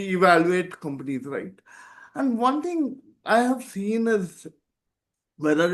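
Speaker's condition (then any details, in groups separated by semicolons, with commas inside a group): Cerebral palsy; present from birth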